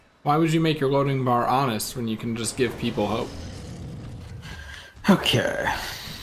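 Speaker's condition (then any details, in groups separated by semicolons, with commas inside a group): No condition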